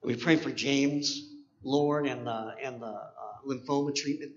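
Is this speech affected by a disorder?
Yes: cleft palate; congenital cleft palate.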